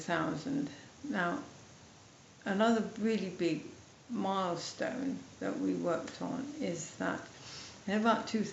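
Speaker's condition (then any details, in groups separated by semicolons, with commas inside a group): MND, mild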